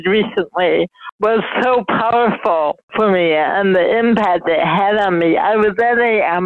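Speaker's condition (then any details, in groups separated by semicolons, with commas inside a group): Mild cerebral palsy; speech affected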